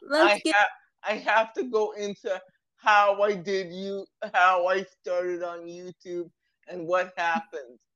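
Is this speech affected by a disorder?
Yes: cerebral palsy; present from birth.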